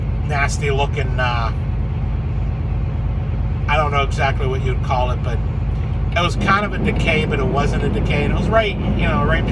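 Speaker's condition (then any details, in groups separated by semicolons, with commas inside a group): No condition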